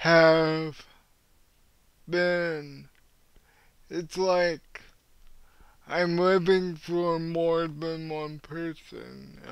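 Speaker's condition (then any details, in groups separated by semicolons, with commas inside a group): Cerebral palsy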